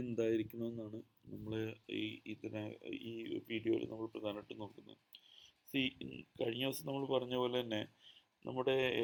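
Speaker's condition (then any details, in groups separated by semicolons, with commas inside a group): No condition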